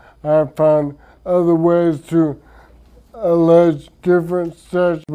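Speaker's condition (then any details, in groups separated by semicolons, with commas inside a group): Traumatic brain injury; speech affected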